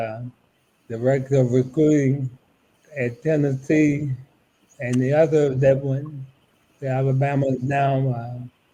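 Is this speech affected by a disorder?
Yes: ALS; about eight years since diagnosis.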